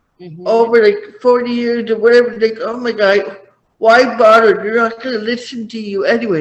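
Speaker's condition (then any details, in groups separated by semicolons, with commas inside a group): Cerebral palsy; present from birth; did not talk until about age five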